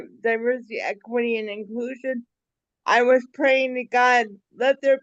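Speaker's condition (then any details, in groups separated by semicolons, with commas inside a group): Cerebral palsy; present from birth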